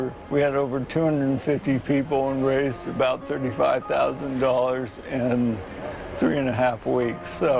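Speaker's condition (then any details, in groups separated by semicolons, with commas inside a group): ALS; body weakening since diagnosis; voice weakening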